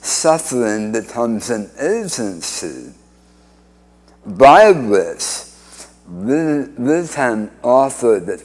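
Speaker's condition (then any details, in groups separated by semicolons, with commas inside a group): Speech impediment after cancer surgery; radiation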